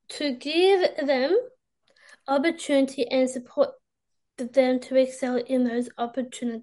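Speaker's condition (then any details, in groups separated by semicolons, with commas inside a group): Down syndrome; age 26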